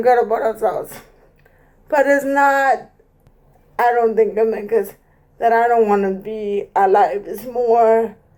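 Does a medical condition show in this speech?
Yes: cerebral palsy; present from birth.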